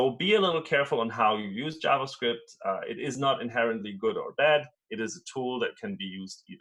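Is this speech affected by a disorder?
No.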